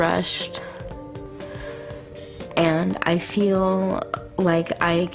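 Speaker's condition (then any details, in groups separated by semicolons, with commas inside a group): Cerebral palsy; from birth; uses cannabis, eases muscle tension; speech improves with cannabis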